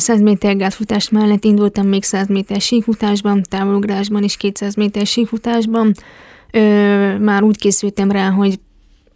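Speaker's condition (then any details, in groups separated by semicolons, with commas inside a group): Hearing impairment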